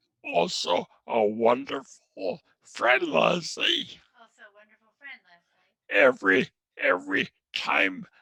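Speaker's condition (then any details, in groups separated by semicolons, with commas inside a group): Traumatic brain injury; skull collapsed; could not speak after injury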